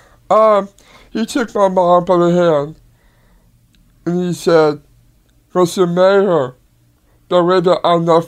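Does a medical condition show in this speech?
Yes: Down syndrome; low muscle tone, poor balance, delayed reaction time, took 6 years to learn bike riding; tying shoes difficult, works 5 to 10 times harder to build muscle.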